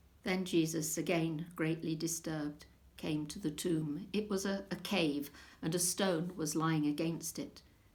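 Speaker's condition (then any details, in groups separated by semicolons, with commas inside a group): No condition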